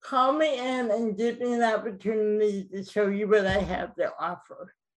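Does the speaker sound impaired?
Yes: cerebral palsy, mild; speech mildly affected.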